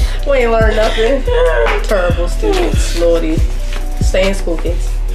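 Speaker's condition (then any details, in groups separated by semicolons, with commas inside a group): No condition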